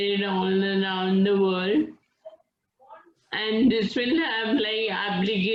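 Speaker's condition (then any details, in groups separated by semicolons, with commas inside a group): Friedreich's ataxia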